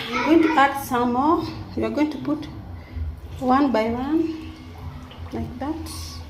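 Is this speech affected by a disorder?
No.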